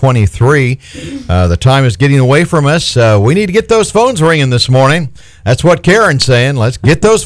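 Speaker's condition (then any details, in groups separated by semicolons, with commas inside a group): No condition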